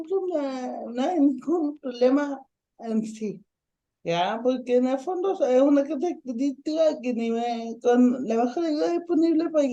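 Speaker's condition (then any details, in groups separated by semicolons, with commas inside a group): Ataxic cerebral palsy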